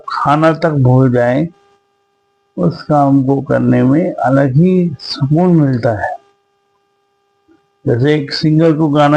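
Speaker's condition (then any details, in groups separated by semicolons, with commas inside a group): Cerebral palsy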